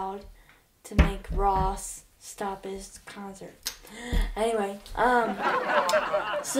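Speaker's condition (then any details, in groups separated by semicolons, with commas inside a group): Cerebral palsy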